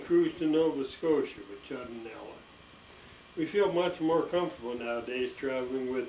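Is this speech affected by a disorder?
Yes: ALS.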